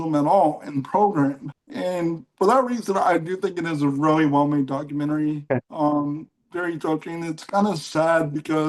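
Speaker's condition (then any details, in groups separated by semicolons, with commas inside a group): Cerebral palsy; mild case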